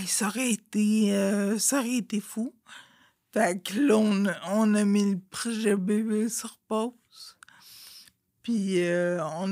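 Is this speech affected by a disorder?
Yes: Friedreich's ataxia.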